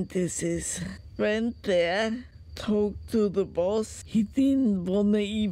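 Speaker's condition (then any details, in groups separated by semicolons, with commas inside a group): Multiple sclerosis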